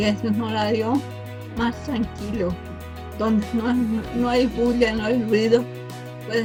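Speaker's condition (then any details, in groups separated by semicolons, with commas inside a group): Cerebral palsy from birth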